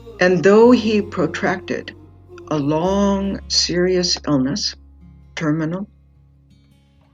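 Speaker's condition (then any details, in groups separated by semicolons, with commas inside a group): No condition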